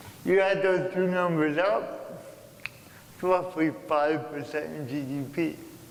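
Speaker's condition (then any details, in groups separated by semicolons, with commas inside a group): Cerebral palsy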